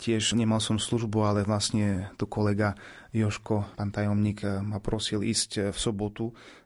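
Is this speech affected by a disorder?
No.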